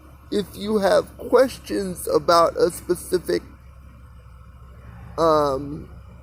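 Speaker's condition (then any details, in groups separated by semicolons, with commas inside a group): Cerebral palsy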